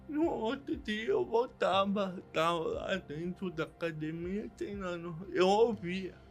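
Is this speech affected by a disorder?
Yes: cerebral palsy; diagnosed in childhood.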